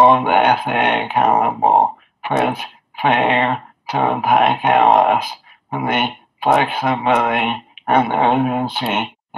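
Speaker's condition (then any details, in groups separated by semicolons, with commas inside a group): Amyotrophic lateral sclerosis; voice and hands affected; diagnosed at age 37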